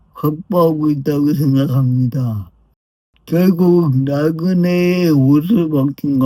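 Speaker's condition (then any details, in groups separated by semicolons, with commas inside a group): Brain lesion disability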